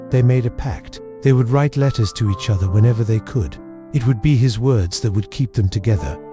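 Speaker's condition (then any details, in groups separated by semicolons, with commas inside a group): No condition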